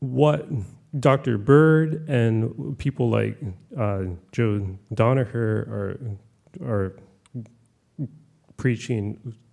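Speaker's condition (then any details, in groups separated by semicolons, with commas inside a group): Stuttering; present since at least ninth grade; repeated sounds, prolonged sounds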